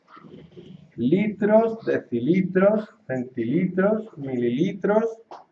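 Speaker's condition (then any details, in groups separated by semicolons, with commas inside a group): No condition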